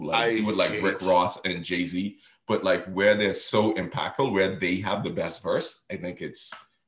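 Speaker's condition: No condition

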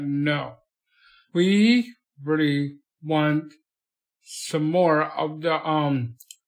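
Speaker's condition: Down syndrome

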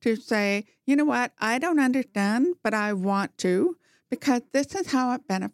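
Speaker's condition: Profound hearing loss, congenital, bilateral; congenital profound hearing loss both ears

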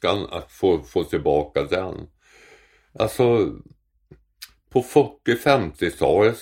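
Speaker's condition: Tongue cancer; half of tongue surgically removed for cancer, two teeth extracted, dental problems after surgery, radiation treatment, later received teeth

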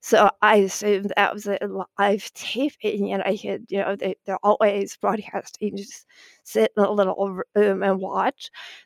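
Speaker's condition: Spasmodic dysphonia; voice may sound like glitching audio

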